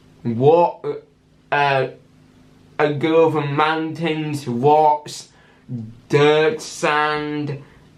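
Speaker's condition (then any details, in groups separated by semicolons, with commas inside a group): Cerebral palsy with stammer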